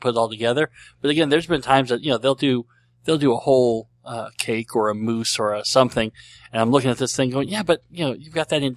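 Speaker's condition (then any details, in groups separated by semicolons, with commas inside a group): Cleft lip and palate; treated as a baby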